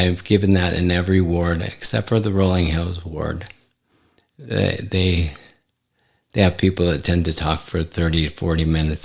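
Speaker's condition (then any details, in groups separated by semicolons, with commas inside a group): ALS; affects hand function; recently diagnosed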